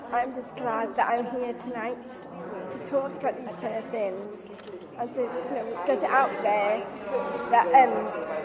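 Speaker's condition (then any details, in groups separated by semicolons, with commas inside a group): Down syndrome; learning disability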